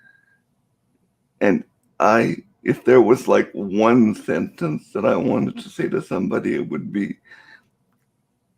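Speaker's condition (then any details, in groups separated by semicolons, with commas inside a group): Cerebral palsy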